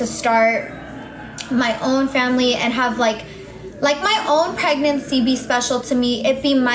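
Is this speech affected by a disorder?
No.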